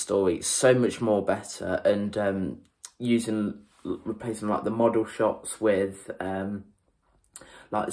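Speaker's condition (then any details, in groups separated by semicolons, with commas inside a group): No condition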